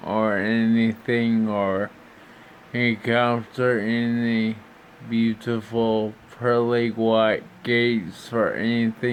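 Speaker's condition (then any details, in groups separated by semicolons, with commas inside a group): Brain injury (brain shearing); tracheostomy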